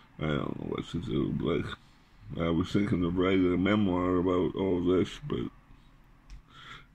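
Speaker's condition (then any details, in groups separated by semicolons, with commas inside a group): Glossectomy with reconstructed tongue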